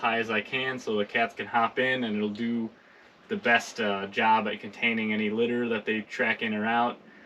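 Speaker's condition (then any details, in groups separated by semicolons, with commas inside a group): No condition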